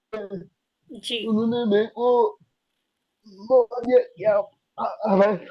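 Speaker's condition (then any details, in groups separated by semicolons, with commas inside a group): Cerebral palsy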